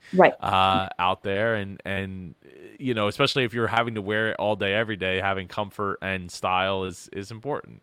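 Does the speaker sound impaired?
No.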